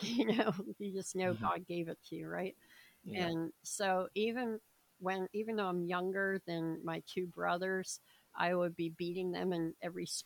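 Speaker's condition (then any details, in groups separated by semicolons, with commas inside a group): Cleft palate, severe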